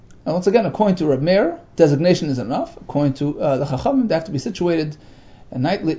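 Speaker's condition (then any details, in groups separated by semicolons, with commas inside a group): No condition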